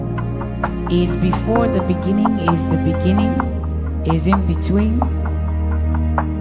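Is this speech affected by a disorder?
No.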